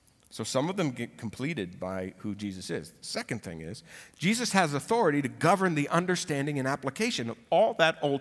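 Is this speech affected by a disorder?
No.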